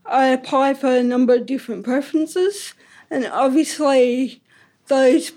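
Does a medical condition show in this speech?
Yes: ataxic cerebral palsy; five weeks premature.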